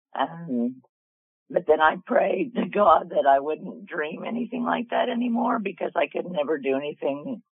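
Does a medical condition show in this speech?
Yes: paralyzed vocal cord; hoarse voice from paralyzed vocal cord.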